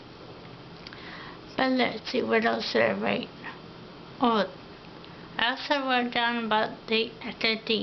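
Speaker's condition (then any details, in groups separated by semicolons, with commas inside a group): Ataxia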